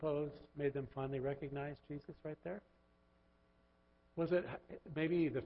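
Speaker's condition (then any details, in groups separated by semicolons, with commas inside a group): No condition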